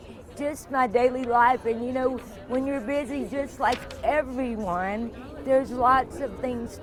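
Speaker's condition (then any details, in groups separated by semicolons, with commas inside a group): Cerebral palsy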